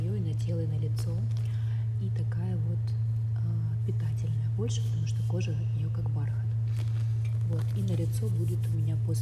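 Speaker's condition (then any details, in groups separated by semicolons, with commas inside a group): No condition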